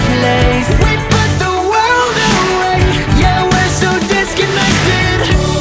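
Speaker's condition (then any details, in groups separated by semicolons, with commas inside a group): No condition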